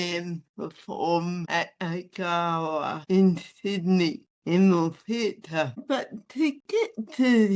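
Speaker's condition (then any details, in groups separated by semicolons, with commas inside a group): Athetoid spastic cerebral palsy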